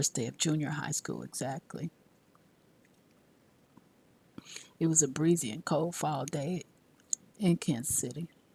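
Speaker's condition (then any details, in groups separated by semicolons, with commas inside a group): No condition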